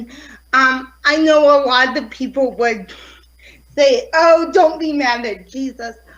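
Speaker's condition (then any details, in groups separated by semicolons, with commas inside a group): Cerebral palsy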